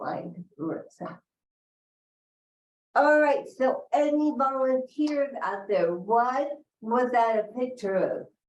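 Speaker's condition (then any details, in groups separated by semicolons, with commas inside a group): Cerebral palsy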